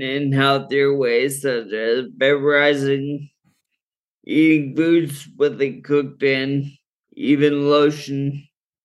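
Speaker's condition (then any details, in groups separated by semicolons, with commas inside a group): Friedreich's ataxia; progressive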